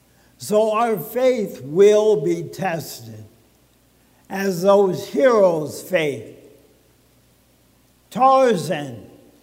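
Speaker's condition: ALS (Lou Gehrig's disease); no cure

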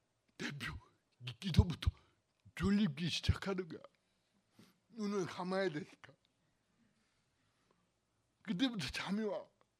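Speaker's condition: Cerebral palsy; not curative

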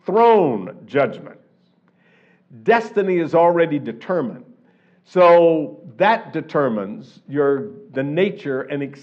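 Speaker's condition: No condition

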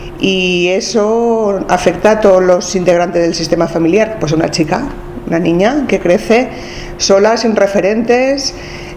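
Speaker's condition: No condition

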